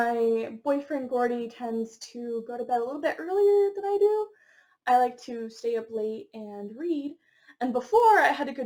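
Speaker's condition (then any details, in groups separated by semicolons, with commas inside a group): No condition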